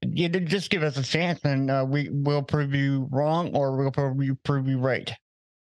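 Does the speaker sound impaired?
Yes: cerebral palsy; very mild cerebral palsy, walks with a walker, no power chair needed.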